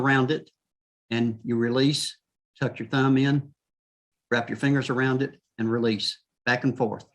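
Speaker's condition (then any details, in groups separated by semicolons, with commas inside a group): No condition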